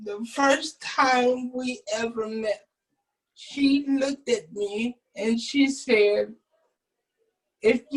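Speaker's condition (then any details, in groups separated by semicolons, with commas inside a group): Cerebral palsy; present from birth; has caretakers; predicted never to speak, now speaks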